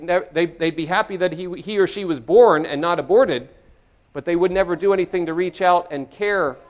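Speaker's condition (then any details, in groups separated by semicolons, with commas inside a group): No condition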